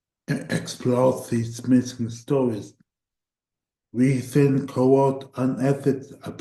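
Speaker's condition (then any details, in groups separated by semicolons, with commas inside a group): Cerebral palsy; voice tires at times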